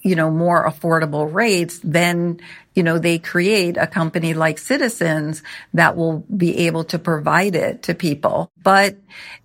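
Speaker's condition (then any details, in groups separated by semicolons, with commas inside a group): No condition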